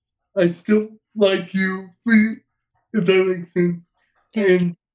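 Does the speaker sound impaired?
Yes: cerebral palsy; uses wheelchair, hearing intact.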